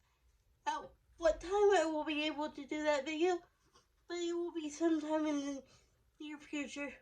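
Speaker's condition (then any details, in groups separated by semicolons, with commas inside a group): Cerebral palsy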